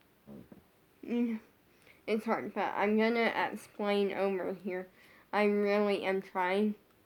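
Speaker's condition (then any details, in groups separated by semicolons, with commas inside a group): Brain injury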